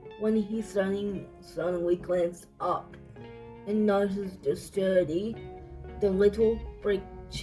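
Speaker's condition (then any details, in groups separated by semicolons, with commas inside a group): Cerebral palsy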